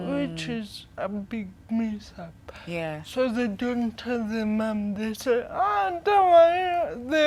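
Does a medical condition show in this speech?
Yes: cerebral palsy; speech affected.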